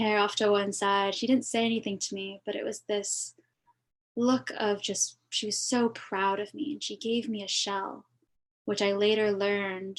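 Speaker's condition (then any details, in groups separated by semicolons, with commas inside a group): No condition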